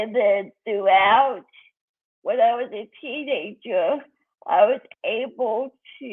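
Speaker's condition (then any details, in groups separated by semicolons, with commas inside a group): Cerebral palsy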